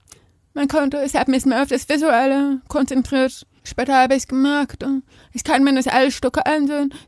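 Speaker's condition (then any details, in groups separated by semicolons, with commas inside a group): Deafness; not deaf from birth, attended hearing school, spoken first language, later learned sign language; lip-reads hosts without interpreter, cannot hear podcast, wears Zupack bass backpack at home; speaks and signs, bilingual, hearing people forget deafness because speaks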